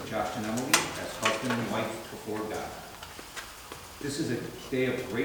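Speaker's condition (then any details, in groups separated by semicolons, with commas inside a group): No condition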